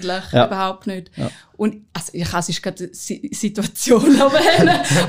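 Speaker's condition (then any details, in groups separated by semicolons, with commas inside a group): No condition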